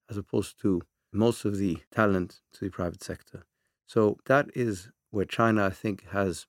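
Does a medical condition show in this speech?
No.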